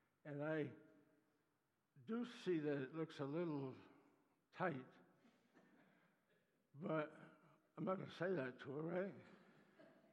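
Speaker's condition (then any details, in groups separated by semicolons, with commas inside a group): Parkinson's disease; Parkinson's attacks muscles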